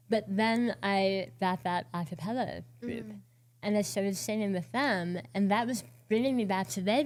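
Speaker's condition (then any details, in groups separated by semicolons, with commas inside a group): Oral cancer, partial glossectomy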